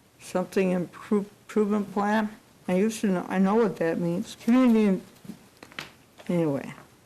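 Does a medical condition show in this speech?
Yes: cerebral palsy; unable to type.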